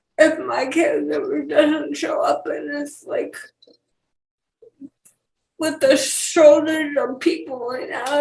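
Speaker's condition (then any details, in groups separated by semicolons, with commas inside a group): Cerebral palsy; wheelchair user; speech issues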